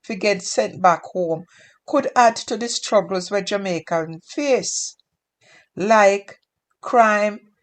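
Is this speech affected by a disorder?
No.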